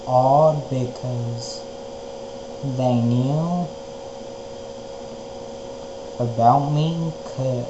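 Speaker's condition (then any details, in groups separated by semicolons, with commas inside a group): Spinocerebellar ataxia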